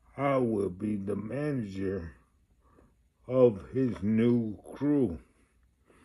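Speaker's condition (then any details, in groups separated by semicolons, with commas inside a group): Multiple sclerosis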